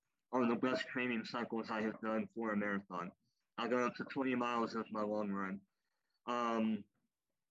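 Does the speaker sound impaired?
Yes: cleft lip and palate, popliteal pterygium syndrome; congenital cleft lip and palate.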